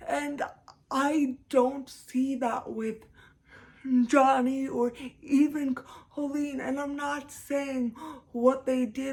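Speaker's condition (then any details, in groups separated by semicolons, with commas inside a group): Cerebral palsy, severe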